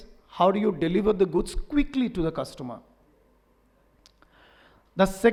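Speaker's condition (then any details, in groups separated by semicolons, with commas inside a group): No condition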